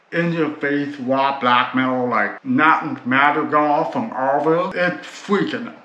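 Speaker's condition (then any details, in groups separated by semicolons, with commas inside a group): Cerebral palsy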